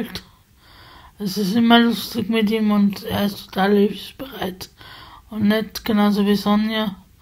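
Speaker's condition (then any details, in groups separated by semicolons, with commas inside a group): Spasticity from birth; multiple sclerosis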